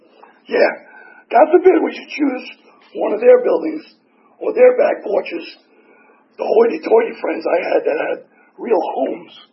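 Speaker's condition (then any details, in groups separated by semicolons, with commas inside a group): Tracheotomy; tracheotomy for 4 years, 8 surgeries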